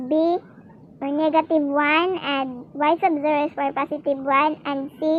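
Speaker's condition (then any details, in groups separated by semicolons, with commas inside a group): No condition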